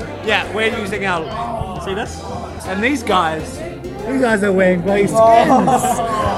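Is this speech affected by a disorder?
No.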